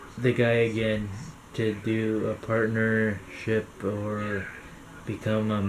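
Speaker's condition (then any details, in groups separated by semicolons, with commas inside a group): Cerebral palsy; caused by stroke hours after birth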